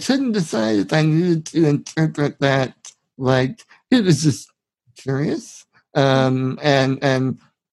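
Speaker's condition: Spinal muscular atrophy; genetic

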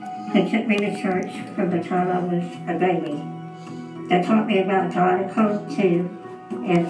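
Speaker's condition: Goldenhar syndrome with cleft palate; congenital craniofacial deformities, cleft lip and palate, no right ear, lung or thumb, missing right jawbone

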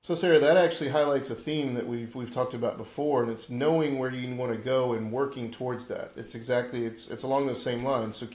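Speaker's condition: No condition

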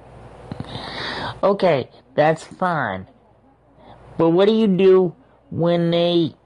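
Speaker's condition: Cerebral palsy; legal blindness

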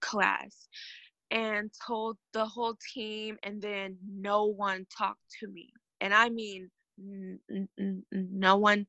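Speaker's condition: Stuttering; long-standing stutter, years of speech therapy, severe stuttering and painful speeches in high school, not cured; less stuttering when unobserved, with close friends, or arguing, more when upset; prolonged sounds

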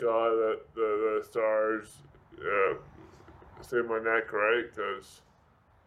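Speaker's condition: Traumatic brain injury; severe, drunk driving crash, brain bleed, collapsed lung, thoracotomy by STARS ambulance, mobility issues; years after injury, now able to talk, gives motivational talks; affects speech and balance, people think drunk

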